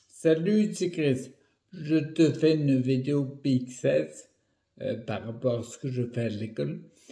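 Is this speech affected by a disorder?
Yes: primary progressive multiple sclerosis.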